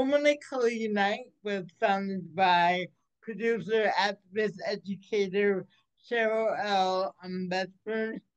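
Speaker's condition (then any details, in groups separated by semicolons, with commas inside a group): Cerebral palsy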